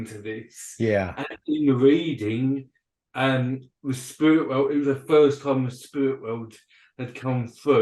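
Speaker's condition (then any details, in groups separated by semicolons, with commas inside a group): Cerebral palsy and dyspraxia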